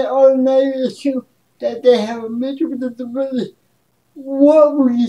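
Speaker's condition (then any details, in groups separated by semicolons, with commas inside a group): Cerebral palsy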